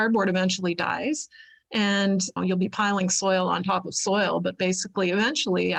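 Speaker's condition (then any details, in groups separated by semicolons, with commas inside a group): No condition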